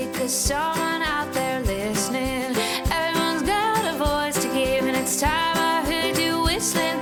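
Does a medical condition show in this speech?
No.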